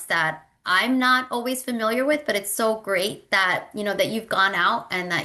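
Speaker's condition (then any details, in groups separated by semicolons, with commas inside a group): No condition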